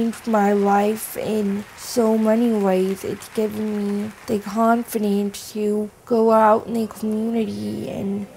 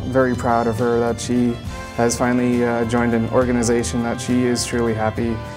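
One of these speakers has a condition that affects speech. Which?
The first: cerebral palsy.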